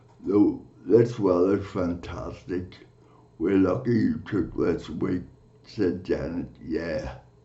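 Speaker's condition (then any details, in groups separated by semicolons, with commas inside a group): Cerebral palsy; from birth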